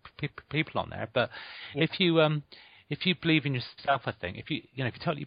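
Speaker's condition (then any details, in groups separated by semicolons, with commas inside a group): Stammer, mild; small stammer that comes and goes, once held back public speaking, now speaks on stage; stammered a tiny bit early on, stammered a bit again mid-interview; small stutter, sometimes gets stuck on words; repeated sounds, prolonged sounds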